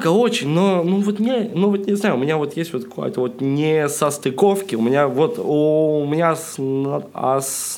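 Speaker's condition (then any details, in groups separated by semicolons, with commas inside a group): Stuttering, mild; persistent stutter, unable to get rid of it; stand-up comic, opens sets with jokes warning about stutter; slight stutter, sound and part-word repetitions, blocks, fillers, self-interruptions; prolonged sounds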